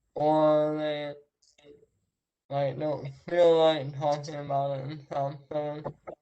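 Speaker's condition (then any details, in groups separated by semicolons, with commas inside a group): Traumatic brain injury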